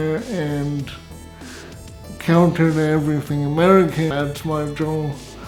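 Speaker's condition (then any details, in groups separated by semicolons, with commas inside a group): Cerebral palsy, spastic, severe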